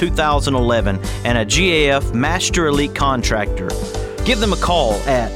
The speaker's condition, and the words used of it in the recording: None; typical speech.